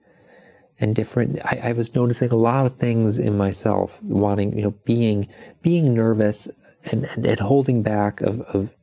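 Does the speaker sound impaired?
No.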